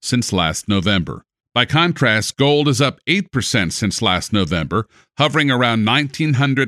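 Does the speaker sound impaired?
No.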